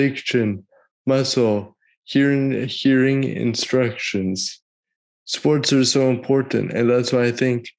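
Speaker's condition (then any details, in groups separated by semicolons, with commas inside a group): Cerebral palsy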